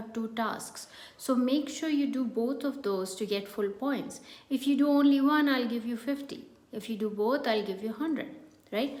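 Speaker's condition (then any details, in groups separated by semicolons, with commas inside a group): No condition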